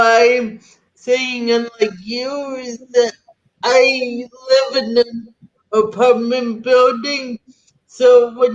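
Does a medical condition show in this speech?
Yes: cerebral palsy.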